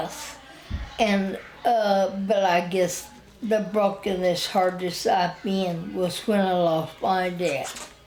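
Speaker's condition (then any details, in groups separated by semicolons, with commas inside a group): Spinal ataxia; wheelchair user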